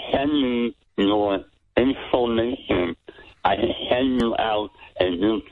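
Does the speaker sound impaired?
Yes: speech impediment; cause unknown, pneumonia in 2019, on ventilator; mushmouth voice.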